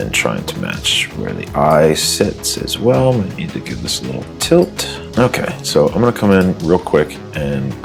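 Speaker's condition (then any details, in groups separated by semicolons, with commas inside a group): No condition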